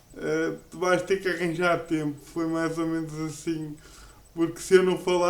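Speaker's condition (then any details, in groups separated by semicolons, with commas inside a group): Cerebral palsy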